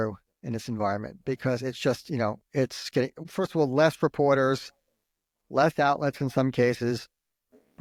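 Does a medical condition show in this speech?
No.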